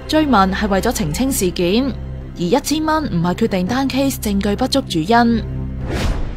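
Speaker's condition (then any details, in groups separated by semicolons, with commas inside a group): No condition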